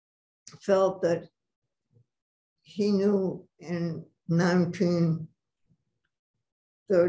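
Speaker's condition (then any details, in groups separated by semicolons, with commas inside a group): Parkinson's; about six years since onset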